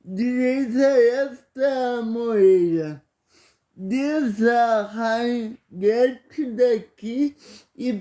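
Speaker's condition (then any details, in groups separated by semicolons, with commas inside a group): Paralysis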